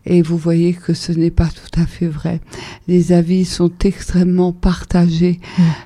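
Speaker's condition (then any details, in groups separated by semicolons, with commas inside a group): ALS (Charcot's disease); breathing difficulties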